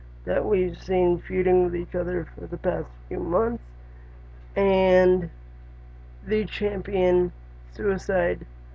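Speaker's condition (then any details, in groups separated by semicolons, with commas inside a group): Cerebral palsy; lifelong, wheelchair user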